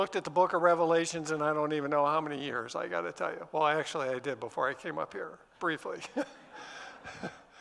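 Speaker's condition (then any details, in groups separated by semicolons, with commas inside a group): No condition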